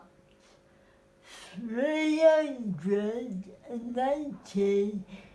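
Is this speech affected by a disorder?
Yes: cerebral palsy; spastic.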